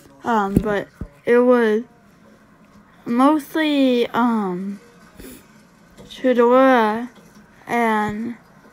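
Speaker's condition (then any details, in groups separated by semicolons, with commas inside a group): Cerebral palsy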